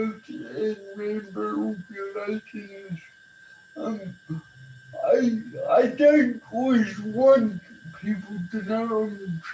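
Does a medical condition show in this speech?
Yes: cerebral palsy.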